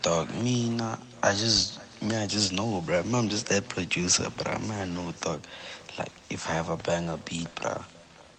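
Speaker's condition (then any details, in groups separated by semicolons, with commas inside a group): No condition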